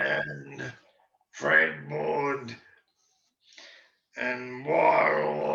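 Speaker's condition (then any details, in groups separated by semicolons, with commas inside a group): MND; slower progressing form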